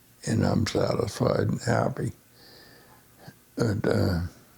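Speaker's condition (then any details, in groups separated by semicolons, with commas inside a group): Essential tremor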